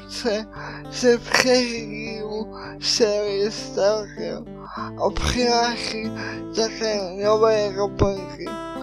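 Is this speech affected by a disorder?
Yes: cerebral palsy.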